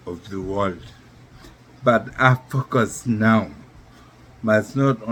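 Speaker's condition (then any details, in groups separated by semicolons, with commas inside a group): Neurological disease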